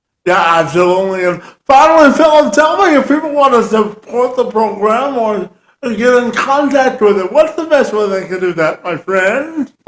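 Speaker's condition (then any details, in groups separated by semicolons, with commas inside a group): Cerebral palsy; from birth, affects walking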